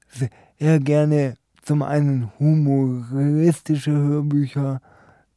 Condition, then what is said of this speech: Stuttering. Sie nennen sich selbst einen ja, stotternden Wortakrobaten.